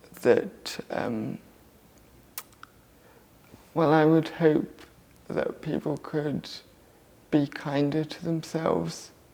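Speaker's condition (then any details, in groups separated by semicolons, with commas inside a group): Cerebral palsy; left-sided muscle tension; very minor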